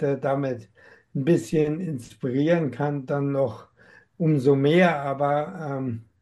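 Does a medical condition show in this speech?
Yes: amyotrophic lateral sclerosis; diagnosed at 47, slower course than other affected patients.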